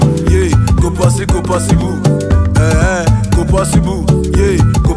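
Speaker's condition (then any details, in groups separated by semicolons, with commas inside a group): No condition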